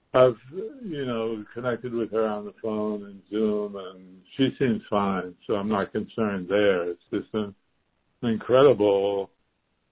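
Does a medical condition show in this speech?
Yes: Parkinson's; stem cell infusions in houston, infusions finished, assessment due in september; in clinical trial of stem cell therapy derived from donated bone marrow.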